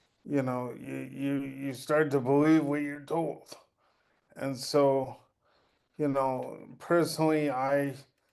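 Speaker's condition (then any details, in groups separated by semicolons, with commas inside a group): Cerebral palsy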